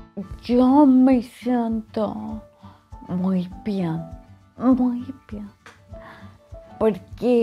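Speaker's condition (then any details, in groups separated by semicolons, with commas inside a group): Cerebellar ataxia; progressed from cane to walker, walker no longer sufficient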